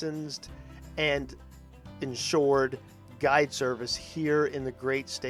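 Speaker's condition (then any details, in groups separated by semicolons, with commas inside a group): No condition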